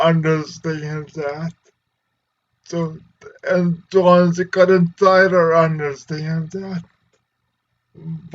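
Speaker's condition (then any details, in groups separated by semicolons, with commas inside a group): Cerebral palsy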